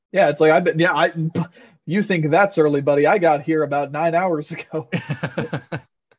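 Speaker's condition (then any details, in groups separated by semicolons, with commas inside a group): No condition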